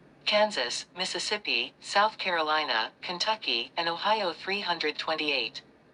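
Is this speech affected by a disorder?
No.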